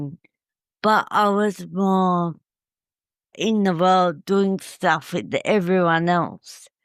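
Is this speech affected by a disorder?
Yes: cerebral palsy; caused by breathing stoppage after birth, uses wheelchair; coma after failed hip operation, long rehabilitation; tracheostomy, no voice one year, voice regained.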